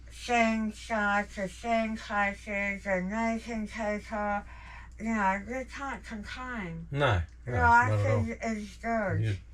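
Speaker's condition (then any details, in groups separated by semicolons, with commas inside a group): Jaw cancer surgery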